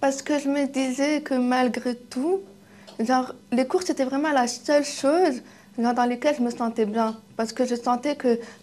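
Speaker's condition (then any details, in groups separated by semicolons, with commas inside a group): Deafness, acquired deafness, kidney-disease related; kidney disease from age 1.5 damaged ears, progressive loss, hearing aids, left ear deaf at 20; cochlear implant as cochlear nerve died, hears interviewer, lip reading in groups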